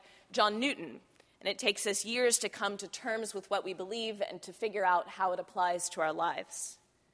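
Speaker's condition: No condition

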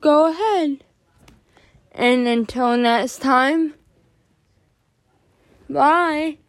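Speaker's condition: Cerebral palsy; more jerking in class

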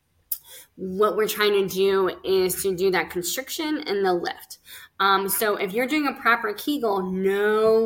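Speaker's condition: Cleft lip and palate; bone graft surgery

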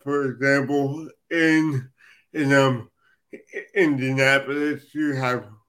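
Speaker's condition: Cerebral palsy; from birth

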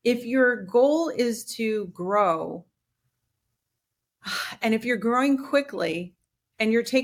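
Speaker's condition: No condition

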